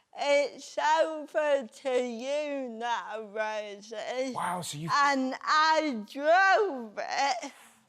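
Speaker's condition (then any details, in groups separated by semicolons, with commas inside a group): Cerebral palsy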